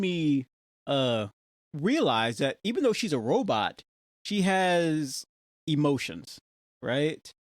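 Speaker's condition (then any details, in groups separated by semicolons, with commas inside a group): No condition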